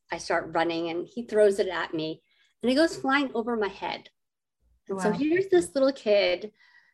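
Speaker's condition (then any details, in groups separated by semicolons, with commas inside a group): Cleft lip and palate; congenital cleft lip and palate, 25 surgeries; adult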